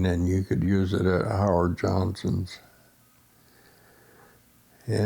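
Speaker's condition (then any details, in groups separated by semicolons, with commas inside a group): Essential tremor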